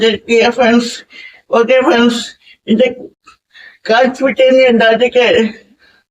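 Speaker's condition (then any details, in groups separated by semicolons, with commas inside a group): Cerebral palsy; gait training, walks alone with walker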